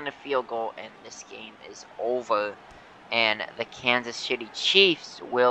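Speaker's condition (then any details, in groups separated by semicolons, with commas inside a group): No condition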